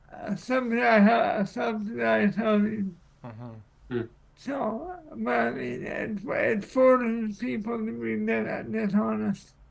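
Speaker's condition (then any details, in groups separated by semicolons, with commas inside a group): Cerebral palsy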